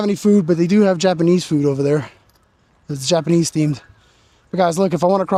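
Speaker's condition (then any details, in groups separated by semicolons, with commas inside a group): No condition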